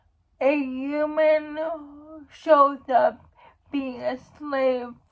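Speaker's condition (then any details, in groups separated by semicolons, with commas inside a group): Cerebral palsy; uses wheelchair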